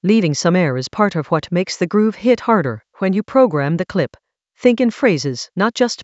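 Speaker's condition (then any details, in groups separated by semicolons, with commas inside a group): No condition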